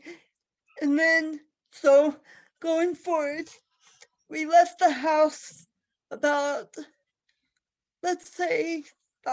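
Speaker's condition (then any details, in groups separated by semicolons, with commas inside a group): Cerebral palsy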